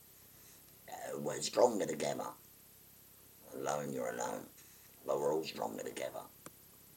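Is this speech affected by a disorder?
Yes: total laryngectomy; stage 4 laryngeal cancer, total laryngectomy by Mr. Tagar, head and neck chemoradiotherapy, one-ear deafness, anosmia; recently finished treatment, no evidence of disease, shoulder nerve pain, on opioids, sleeps upright, legs weak; voice valve speech, leaks leave no voice, electrolarynx backup, not heard in groups, swallow about 10%.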